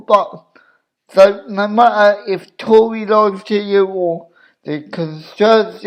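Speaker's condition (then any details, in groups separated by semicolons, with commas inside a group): Cerebral palsy; obvious speech impediment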